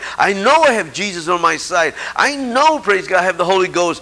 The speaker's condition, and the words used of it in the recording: No condition.